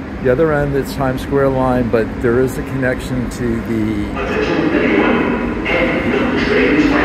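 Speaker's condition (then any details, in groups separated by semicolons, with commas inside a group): No condition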